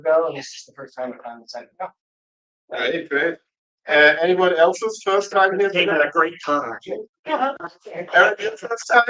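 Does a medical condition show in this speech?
No.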